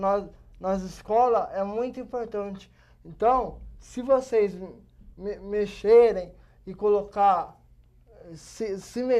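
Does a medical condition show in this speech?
Yes: cerebral palsy; age 27.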